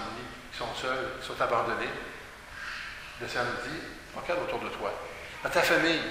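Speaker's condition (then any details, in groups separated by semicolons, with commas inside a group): No condition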